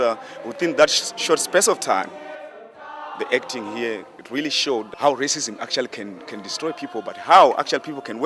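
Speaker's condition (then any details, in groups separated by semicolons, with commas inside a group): No condition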